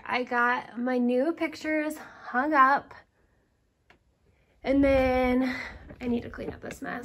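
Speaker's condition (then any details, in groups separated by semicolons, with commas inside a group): No condition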